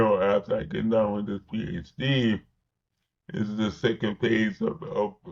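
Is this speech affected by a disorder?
Yes: cerebral palsy.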